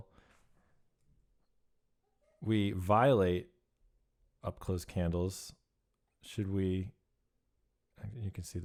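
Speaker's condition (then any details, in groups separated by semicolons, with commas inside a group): No condition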